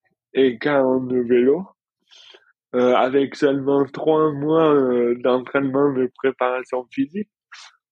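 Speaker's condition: Dystonia; heavier for past 5 years

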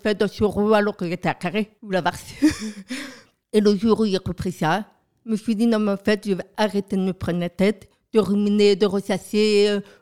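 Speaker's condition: Profound deafness from birth

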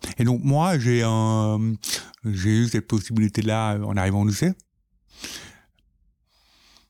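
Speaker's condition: Profound deafness from birth, congenital

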